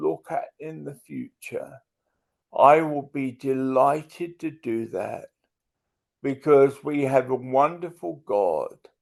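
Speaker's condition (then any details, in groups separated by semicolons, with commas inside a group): Multiple sclerosis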